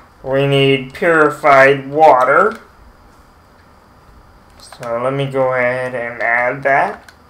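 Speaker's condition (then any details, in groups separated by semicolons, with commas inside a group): Cerebral palsy, mild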